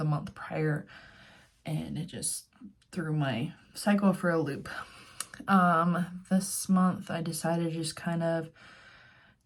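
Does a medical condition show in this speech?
No.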